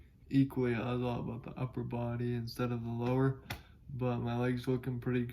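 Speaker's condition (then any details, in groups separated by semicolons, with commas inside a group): Cerebral palsy; able to speak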